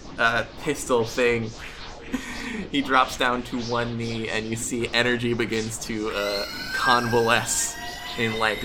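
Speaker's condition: No condition

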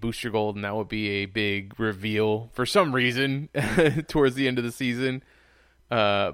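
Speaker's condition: No condition

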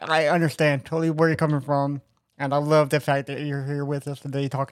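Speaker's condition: Cerebral palsy; congenital, doctors told mother he likely could not walk

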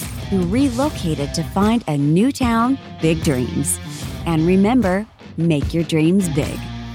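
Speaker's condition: No condition

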